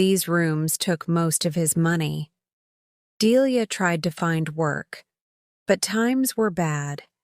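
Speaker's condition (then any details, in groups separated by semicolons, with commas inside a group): No condition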